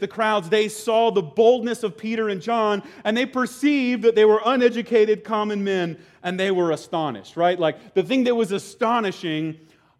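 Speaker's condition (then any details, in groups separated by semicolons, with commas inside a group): No condition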